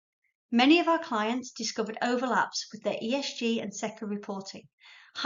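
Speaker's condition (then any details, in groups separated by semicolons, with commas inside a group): No condition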